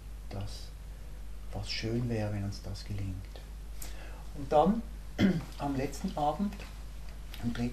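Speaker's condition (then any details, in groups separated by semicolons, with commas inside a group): No condition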